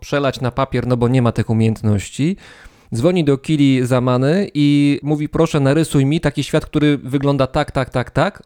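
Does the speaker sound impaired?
No.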